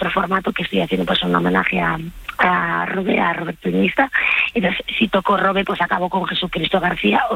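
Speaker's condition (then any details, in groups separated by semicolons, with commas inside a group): Vocal fold nodules; two nodules on vocal cords, singing forbidden, still performing, constant voice use singing and training; voice broken after five gigs Friday to Sunday, propolis-licorice natural remedy, lozenges to soothe; broken hoarse voice, apologizes for voice, projects differently, imitates Bonnie Tyler, Joaquín Sabina when hoarse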